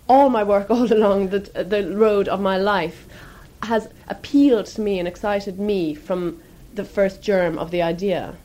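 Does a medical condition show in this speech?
No.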